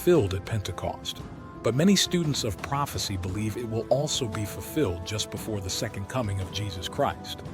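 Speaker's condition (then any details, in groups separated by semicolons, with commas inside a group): No condition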